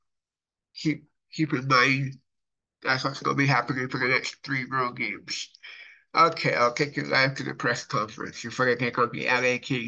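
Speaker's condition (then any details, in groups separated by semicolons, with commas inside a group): Cerebral palsy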